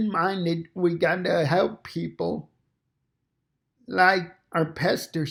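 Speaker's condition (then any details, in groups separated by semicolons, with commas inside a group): Cerebral palsy; fine motor impairment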